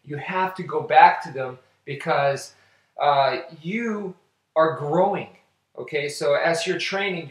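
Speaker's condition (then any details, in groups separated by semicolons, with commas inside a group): No condition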